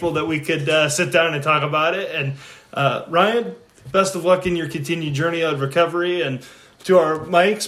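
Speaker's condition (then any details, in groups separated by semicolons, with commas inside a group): No condition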